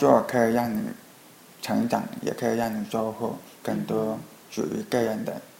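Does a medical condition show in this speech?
Yes: hearing impairment; trouble following fast speech in Skype video meetings.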